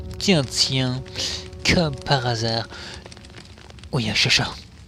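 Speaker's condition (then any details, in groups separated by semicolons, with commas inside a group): No condition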